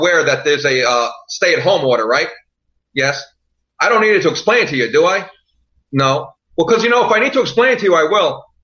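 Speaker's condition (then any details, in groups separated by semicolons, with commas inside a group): No condition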